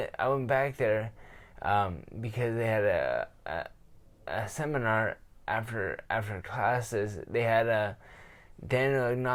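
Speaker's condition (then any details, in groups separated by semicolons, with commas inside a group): Traumatic brain injury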